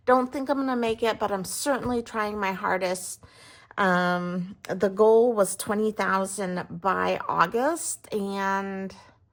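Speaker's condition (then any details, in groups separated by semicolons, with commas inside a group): No condition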